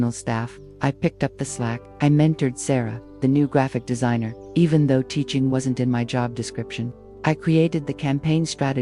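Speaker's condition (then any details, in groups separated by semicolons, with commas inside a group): No condition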